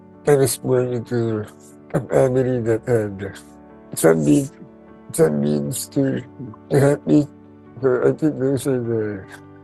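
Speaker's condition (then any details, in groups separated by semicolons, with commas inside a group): Pompe disease; late onset form; onset age 10, difficulty walking, uses ventilator; breathing difficulty, breathes through ventilator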